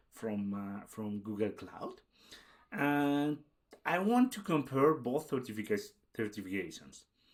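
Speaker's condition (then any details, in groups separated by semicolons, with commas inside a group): No condition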